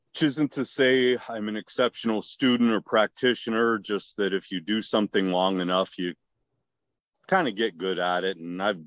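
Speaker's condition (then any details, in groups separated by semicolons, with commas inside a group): No condition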